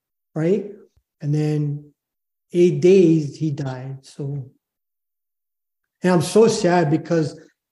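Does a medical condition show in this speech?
Yes: aphasia after stroke; aphasia after stroke about five years ago; can't talk very good but tries, speech not great, trouble reading, math, comprehension, speaking Spanish very hard.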